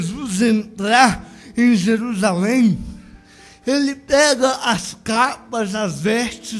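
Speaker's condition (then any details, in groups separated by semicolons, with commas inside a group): Cerebral palsy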